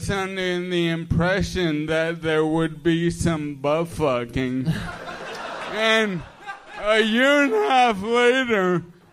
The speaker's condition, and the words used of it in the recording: ALS (motor neuron disease). Tony, how is he easier to understand than Aphrodite?